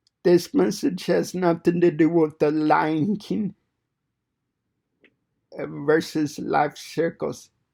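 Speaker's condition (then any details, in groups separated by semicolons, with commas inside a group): Cerebral palsy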